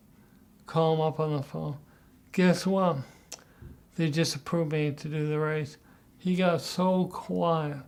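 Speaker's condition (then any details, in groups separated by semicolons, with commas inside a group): Parkinson's disease; good singing voice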